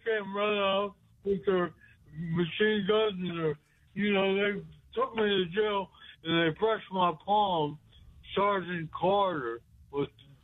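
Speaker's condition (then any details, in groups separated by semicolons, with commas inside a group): Speech impediment; usually hard to understand, understood unusually well on this call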